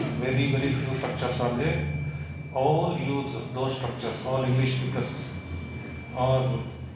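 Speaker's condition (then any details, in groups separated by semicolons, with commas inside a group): No condition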